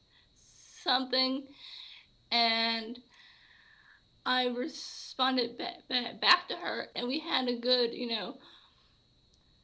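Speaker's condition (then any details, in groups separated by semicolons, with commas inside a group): Stuttering; stuttered a lot while talking to coffee shop staff; prolonged sounds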